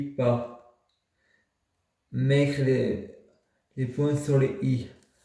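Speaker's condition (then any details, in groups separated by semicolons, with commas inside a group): Multiple sclerosis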